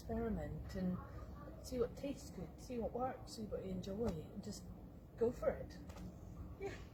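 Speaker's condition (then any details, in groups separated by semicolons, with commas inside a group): No condition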